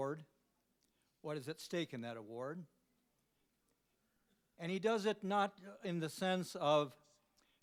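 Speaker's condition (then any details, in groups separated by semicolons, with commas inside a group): No condition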